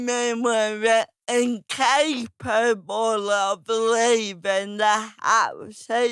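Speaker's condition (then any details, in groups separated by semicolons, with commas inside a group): Cerebral palsy; therapy stopped at 18; speech therapy as child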